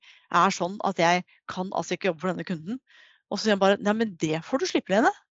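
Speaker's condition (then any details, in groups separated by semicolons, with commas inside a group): No condition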